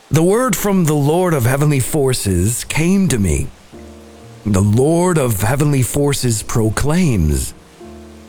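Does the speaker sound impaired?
No.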